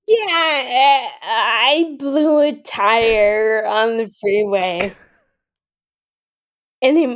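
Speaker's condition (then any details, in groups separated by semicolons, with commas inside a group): Friedreich's ataxia; initially mild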